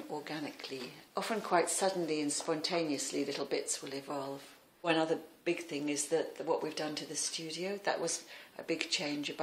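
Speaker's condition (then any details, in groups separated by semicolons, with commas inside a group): No condition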